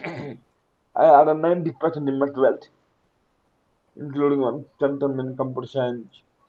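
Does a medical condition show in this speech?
Yes: cerebral palsy.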